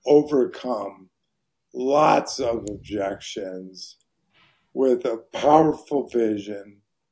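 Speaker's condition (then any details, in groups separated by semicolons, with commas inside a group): ALS; voice very hoarse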